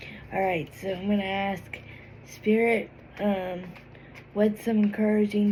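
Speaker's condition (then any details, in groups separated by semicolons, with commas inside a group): Cerebral palsy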